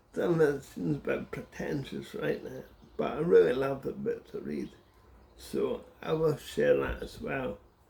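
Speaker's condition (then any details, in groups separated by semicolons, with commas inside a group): Cerebral palsy; speech difficulty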